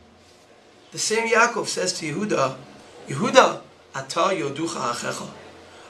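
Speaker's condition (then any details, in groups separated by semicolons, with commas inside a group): No condition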